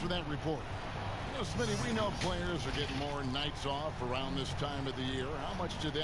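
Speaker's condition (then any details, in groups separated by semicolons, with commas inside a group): No condition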